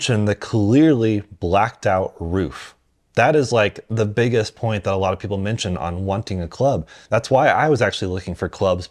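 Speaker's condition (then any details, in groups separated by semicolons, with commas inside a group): No condition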